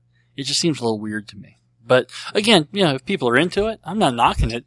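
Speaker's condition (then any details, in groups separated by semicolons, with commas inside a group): Cleft lip and palate; cleft lip and palate since birth, treated as a baby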